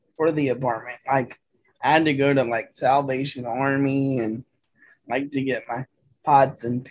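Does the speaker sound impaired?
Yes: cerebral palsy; age 33, uses adaptive voice dictation apps on phone and computer for typing.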